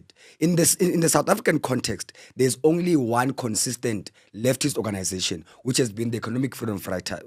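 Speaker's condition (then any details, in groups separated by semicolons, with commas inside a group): No condition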